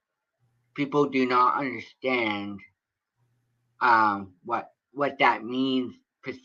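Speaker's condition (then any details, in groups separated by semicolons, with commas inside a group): Cerebral palsy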